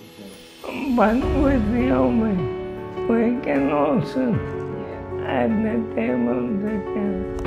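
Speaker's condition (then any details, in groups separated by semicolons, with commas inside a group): Motor neurone disease; four years since diagnosis, needs feeding help, eye-controlled screen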